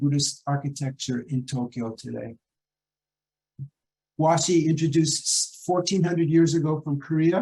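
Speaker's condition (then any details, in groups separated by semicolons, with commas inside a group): No condition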